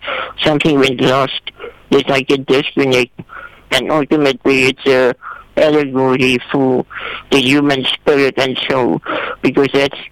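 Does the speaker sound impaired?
Yes: spinal muscular atrophy type 2.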